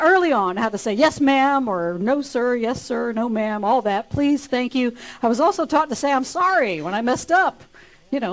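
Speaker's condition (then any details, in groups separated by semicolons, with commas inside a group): No condition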